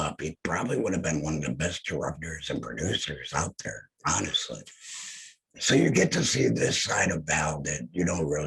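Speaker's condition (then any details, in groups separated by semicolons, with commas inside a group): Head and neck cancer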